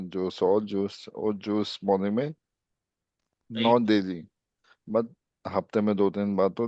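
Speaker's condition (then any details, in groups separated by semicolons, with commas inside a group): ALS; speech improved a little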